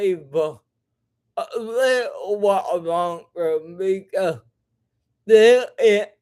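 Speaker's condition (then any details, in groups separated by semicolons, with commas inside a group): Cerebral palsy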